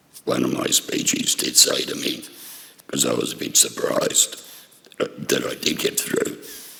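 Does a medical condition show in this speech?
Yes: laryngectomy for throat cancer; laryngectomy, voice box removed.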